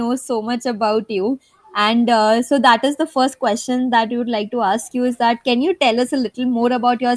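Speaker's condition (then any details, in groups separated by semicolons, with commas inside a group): No condition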